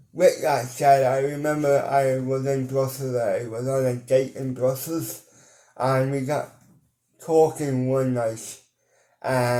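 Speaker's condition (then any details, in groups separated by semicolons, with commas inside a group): Cerebral palsy; mild, ataxic type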